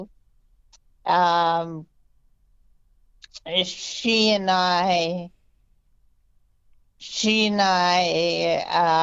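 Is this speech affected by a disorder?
Yes: multiple sclerosis; diagnosed at age 17.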